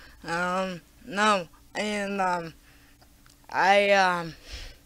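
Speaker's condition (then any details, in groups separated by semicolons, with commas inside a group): Cerebral palsy; talking is a struggle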